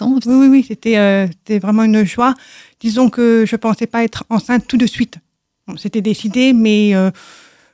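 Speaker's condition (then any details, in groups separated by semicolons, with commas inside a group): Deafness from birth; congenital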